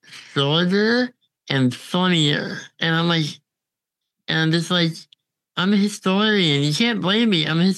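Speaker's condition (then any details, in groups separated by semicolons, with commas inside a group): Congenital muscular dystrophy; diagnosed at 6 months, chronically physically disabled, doctor predicted inability to thrive; uses ventilator, goes out downtown independently with ventilator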